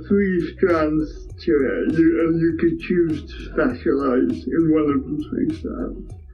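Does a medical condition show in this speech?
Yes: cerebral palsy; speech impairment, affects speech and swallowing.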